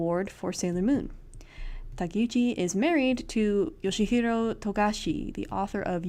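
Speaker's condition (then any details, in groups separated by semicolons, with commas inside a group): No condition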